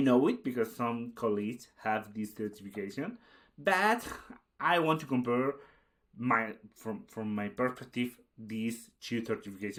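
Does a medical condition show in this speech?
No.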